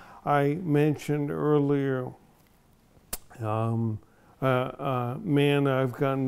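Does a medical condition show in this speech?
Yes: ALS; onset in one foot.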